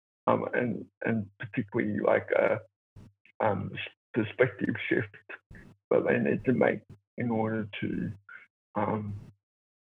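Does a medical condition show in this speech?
Yes: cerebral palsy; from birth, born two months premature, resuscitated twice, lack of oxygen to brain, brain injury, affects mobility and walking.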